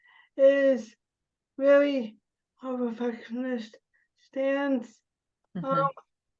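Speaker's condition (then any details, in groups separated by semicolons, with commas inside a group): Cerebral palsy; spasticity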